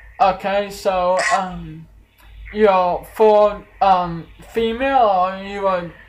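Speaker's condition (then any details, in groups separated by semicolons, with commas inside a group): Cerebral palsy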